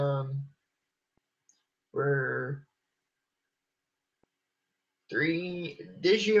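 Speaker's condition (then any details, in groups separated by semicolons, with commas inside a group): Cerebral palsy; from birth, uses wheelchair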